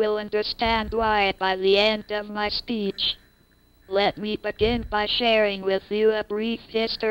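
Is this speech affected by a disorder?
Yes: cerebral palsy; cannot move limbs.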